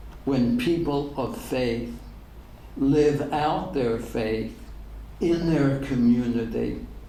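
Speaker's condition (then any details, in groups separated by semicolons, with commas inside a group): ALS; degenerative; diagnosed ten years ago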